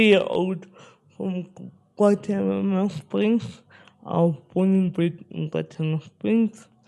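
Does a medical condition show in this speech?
Yes: spastic cerebral palsy.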